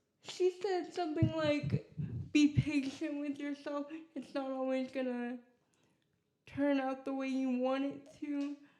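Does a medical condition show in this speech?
Yes: cerebral palsy.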